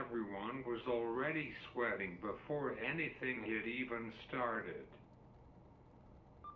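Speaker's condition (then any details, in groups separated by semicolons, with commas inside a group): Cerebral palsy; uses wheelchair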